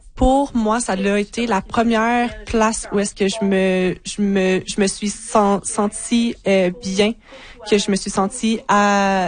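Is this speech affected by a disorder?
Yes: stuttering; onset at age six; here repeated sounds, repeated words.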